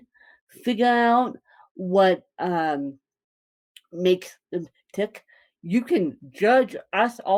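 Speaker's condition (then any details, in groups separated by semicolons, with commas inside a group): Cerebral palsy, mixed, moderate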